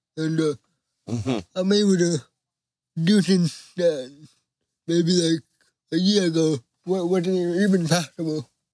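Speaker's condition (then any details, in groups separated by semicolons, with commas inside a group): Cerebral palsy; knees cave, unpredictable body movements; improving stability and control with strength training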